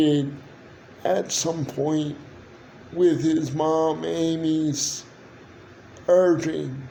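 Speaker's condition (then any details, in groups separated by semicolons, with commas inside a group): Cerebral palsy; wheelchair, needs transfer help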